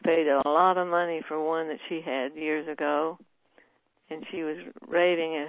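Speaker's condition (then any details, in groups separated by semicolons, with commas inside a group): Parkinson's disease; using AO scanner technology, reports feeling better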